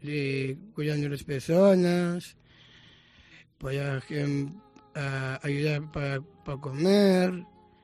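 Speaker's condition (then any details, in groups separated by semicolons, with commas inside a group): Down syndrome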